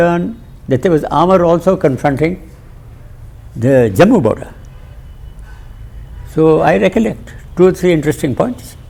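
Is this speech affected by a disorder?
No.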